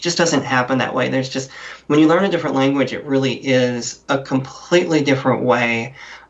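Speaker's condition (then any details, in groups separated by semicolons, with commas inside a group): Cleft lip and palate; different, more nasal-sounding voice due to cleft, talks differently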